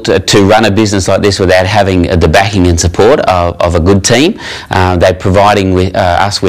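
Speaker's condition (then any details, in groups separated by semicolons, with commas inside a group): No condition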